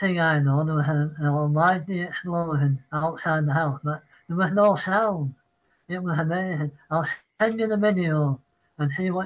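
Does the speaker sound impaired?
Yes: Parkinson's; apologizes mid-sentence.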